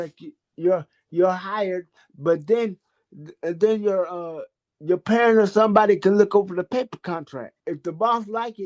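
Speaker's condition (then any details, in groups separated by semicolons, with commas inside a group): Cerebral palsy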